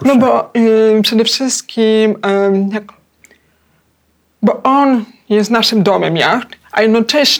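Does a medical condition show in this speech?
Yes: hard of hearing, cochlear implant.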